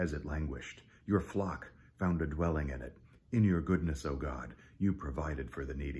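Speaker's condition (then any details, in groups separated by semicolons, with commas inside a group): No condition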